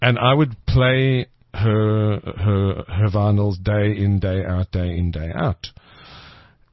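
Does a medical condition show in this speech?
Yes: stutter; stutter since childhood, bad in youth with strong fear of speaking, shy, later gained confidence; stuttering during interview, more on arrival, more relaxed later; worse under stress, less when relaxed, past fear made him avoid words when ordering; here repeated sounds, prolonged sounds.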